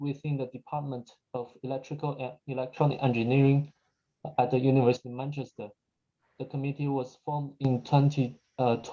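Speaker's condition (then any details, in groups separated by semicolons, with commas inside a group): No condition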